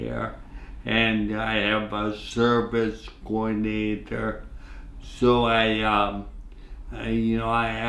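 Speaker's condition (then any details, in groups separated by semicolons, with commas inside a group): Traumatic brain injury (pontine cavernoma)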